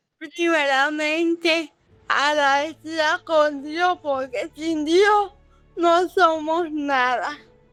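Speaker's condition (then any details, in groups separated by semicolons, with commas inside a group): Cerebral palsy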